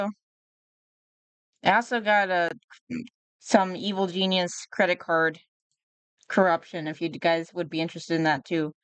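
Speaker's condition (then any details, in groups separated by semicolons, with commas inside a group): No condition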